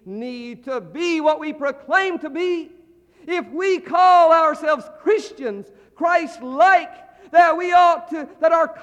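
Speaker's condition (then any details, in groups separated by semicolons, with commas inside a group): No condition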